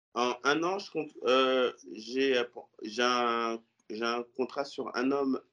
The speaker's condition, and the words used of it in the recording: Stuttering. Parfois, tu as un peu de bégaiement.